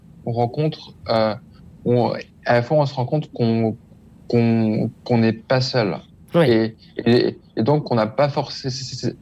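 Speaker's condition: Stuttering; stuttering of neurological origin, not due to stress or shyness, described by interviewer as fairly strong; still stutters, accepts it, sees no way to change it; describes stuttering generally as blocks, repetitions, sometimes associated movements, accentuated by certain factors; repeated sounds, repeated words

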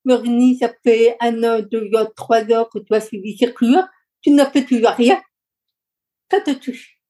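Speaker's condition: Deaf from birth, congenital; told would never speak, took courses to work in speaking professions

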